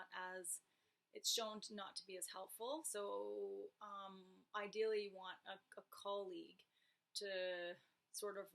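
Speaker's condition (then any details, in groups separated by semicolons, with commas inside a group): No condition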